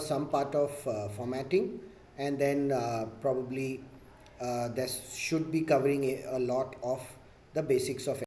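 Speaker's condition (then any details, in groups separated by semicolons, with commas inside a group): No condition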